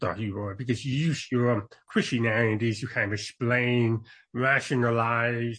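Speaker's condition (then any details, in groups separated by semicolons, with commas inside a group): Deafness; congenital deafness, born deaf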